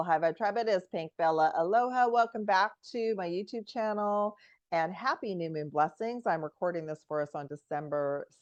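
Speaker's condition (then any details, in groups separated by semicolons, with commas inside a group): No condition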